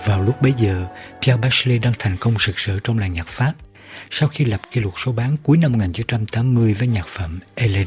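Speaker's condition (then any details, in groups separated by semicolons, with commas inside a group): No condition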